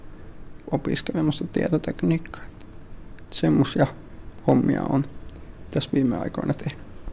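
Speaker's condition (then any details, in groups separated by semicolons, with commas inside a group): Duchenne muscular dystrophy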